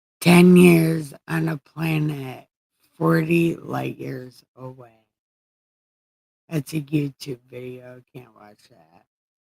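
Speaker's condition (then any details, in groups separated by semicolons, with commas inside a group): Brain injury; brain surgery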